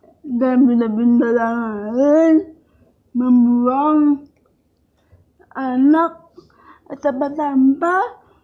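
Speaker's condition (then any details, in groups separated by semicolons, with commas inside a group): Cerebral palsy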